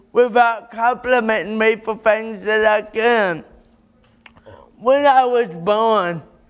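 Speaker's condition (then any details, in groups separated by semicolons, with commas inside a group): Cerebral palsy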